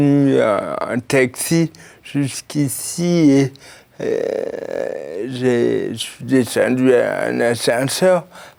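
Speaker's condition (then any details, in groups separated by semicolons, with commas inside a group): Cerebral palsy; since birth, birth injury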